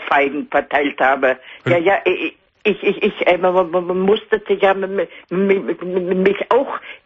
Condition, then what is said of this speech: Stuttering. Ich frage dich mal ein paar Sachen, wo du vielleicht ein bisschen kürzer antworten musst, dann fällt es dir nicht so schwer.